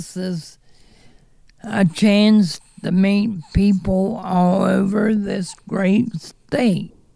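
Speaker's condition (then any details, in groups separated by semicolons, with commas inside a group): Cerebral palsy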